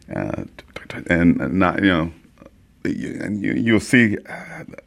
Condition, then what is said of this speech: Stuttering. I'm normally able to just flow with my words, and I can't even sing karaoke under these conditions.